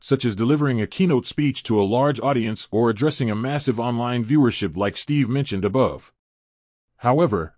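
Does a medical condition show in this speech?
No.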